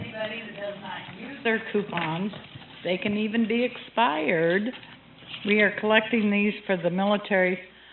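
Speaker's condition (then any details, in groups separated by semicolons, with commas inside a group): No condition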